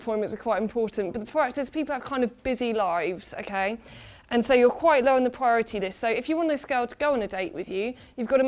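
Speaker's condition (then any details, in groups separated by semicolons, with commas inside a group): No condition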